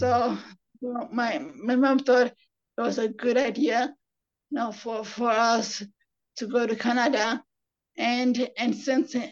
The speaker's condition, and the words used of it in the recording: Stuttering. And I still have a stuttering, so yeah.